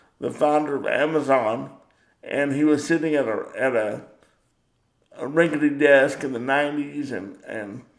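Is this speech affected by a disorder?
Yes: cerebral palsy; power wheelchair.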